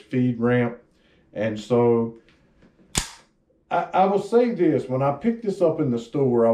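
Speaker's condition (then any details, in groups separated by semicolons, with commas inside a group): No condition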